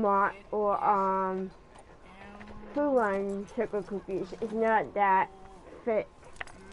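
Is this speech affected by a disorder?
Yes: cerebral palsy.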